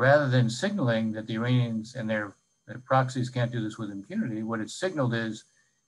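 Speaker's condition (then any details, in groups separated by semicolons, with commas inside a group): No condition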